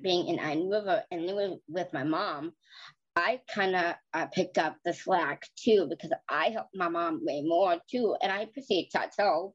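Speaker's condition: Down syndrome; flat feet

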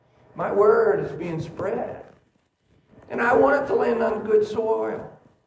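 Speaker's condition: No condition

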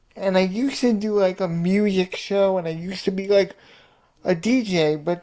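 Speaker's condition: Cerebral palsy; wheelchair user

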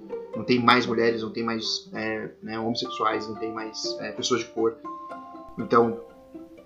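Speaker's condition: No condition

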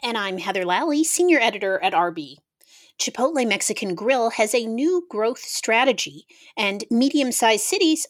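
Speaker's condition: No condition

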